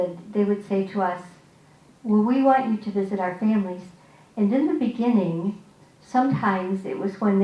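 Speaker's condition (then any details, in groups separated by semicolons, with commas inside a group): No condition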